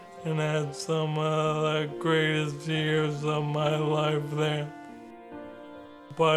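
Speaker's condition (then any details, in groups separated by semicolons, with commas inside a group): ALS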